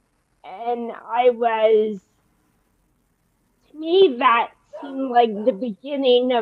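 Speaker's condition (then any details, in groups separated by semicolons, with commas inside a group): Friedreich's ataxia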